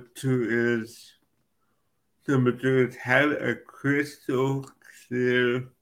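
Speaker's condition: Cerebral palsy; from birth

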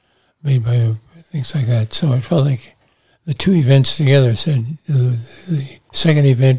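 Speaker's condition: Parkinson's disease; on medication

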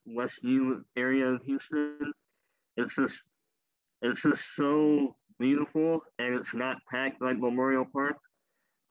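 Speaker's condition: Cleft lip and palate; elective leg amputations

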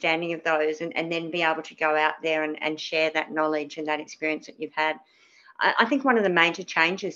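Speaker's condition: Cleft palate; dental services

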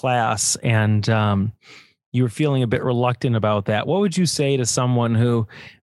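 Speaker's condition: No condition

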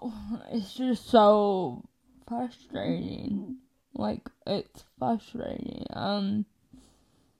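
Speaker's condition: Spastic cerebral palsy; mixed type, mostly spastic

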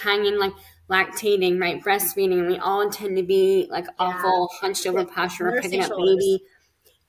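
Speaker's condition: Cleft lip and palate; congenital cleft lip and palate, several facial surgeries, bone graft surgery, speech therapy, physical therapy after graft

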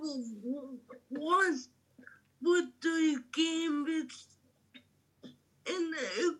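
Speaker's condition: Cerebral palsy; wheelchair user

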